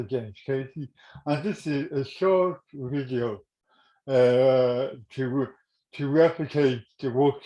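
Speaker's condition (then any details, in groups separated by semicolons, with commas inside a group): Cerebral palsy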